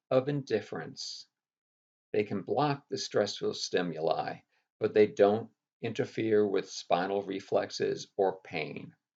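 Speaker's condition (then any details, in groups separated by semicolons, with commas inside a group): No condition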